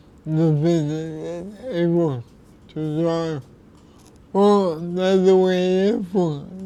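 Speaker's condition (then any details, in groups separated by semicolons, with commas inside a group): Cerebral palsy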